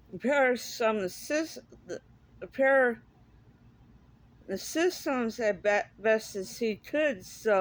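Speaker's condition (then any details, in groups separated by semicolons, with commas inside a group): Cerebral palsy; speaks differently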